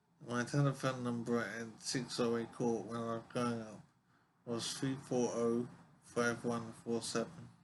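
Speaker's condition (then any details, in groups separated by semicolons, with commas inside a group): Brain injury; severe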